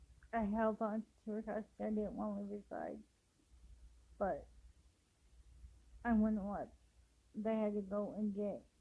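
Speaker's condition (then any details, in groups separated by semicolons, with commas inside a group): Cerebral palsy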